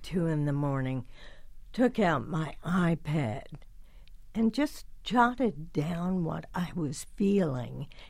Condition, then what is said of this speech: Spasmodic dysphonia. But thankfully, listeners have stayed with me all these years despite not having your smooth, dulcet tones.